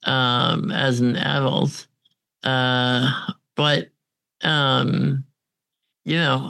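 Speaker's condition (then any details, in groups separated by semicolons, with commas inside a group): Congenital muscular dystrophy; diagnosed at 6 months, chronically physically disabled, doctor predicted inability to thrive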